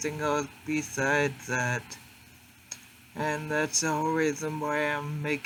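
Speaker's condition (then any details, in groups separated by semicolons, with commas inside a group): Traumatic brain injury; car accident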